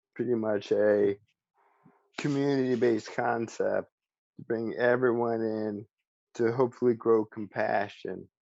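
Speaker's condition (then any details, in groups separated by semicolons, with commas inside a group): ALS; about 1.5 years since diagnosis, slow progression; speech still preserved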